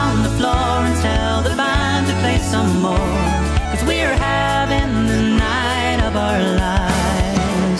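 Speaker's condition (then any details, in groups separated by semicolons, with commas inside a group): No condition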